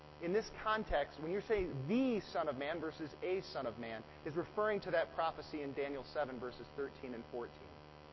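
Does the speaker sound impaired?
No.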